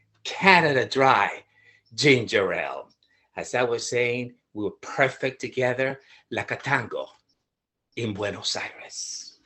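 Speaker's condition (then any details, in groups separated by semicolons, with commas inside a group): No condition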